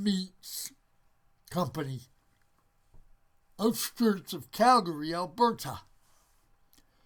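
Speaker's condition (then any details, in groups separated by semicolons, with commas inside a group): Parkinson's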